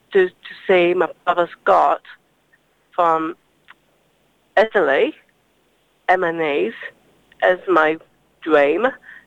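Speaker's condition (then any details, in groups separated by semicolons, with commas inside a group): Down syndrome; congenital, life-shortening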